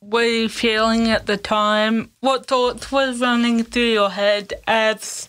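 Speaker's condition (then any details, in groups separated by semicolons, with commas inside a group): Cerebral palsy; cerebral palsy since birth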